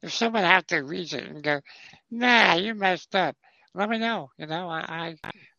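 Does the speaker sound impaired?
Yes: spinal muscular atrophy type 2; congenital, never walked or stood, lifelong wheelchair user, could not type or use computer fast enough; about 60 years since onset, uses Dragon voice to text.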